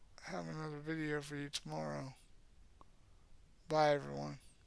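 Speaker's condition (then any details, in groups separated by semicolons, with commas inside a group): Cerebral palsy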